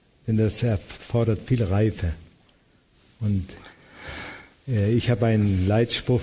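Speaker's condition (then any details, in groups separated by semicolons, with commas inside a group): Parkinson's disease; diagnosed at age 57, began with resting hand tremor, confirmed by brain imaging; about 16 to 17 years since diagnosis, tremor-free on stage, almost daily falls, reduced mobility; host asks for his voice to be made louder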